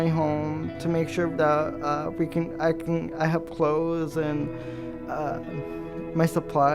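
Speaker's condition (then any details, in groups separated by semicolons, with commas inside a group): Cerebral palsy; ankles and arms affected; diagnosed early childhood, not talking or walking; slight slur, speech therapy in childhood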